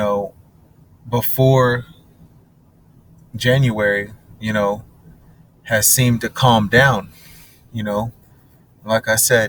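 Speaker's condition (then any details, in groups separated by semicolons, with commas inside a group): No condition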